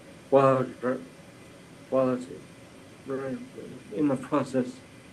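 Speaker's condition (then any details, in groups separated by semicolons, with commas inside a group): Brain injury; limited use of one hand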